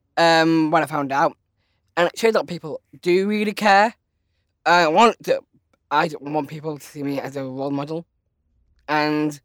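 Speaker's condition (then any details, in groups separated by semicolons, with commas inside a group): Down syndrome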